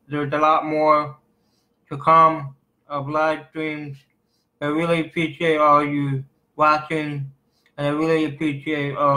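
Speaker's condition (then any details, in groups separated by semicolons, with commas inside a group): Cerebral palsy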